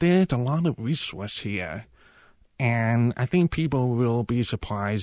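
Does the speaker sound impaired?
Yes: profound deafness; cochlear implants received at age 18, interpreter used on Project Runway.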